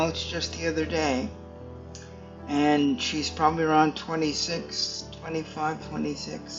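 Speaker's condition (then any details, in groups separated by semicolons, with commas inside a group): Cerebral palsy; stiff muscles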